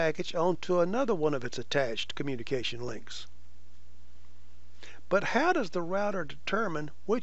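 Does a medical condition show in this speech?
No.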